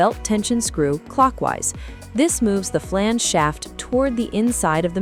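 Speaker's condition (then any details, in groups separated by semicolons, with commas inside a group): No condition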